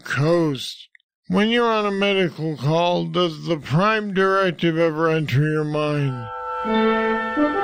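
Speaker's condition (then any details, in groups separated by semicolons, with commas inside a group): Parkinson's disease; deep brain stimulators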